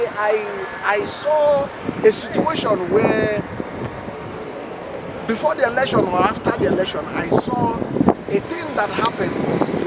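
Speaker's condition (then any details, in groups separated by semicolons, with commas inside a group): No condition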